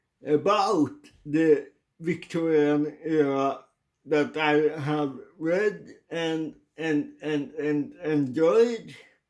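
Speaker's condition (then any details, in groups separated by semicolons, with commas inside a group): Cerebral palsy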